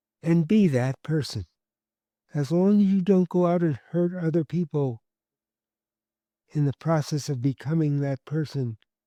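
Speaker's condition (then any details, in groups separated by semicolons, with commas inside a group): Cerebral palsy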